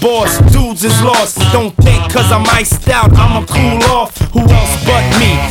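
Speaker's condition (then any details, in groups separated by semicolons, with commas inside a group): No condition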